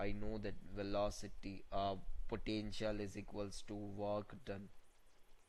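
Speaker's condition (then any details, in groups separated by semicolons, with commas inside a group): No condition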